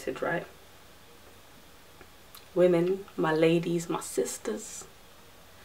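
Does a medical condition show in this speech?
No.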